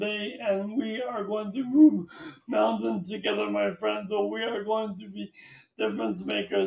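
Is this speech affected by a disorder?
Yes: traumatic brain injury.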